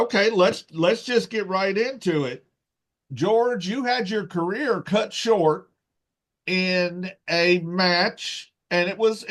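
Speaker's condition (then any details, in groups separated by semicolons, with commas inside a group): No condition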